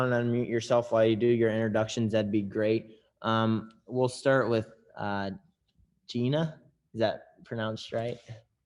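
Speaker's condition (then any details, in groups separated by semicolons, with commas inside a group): No condition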